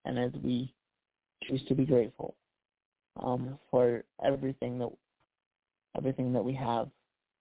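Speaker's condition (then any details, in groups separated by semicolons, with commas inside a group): Cerebral palsy; voice improved over last year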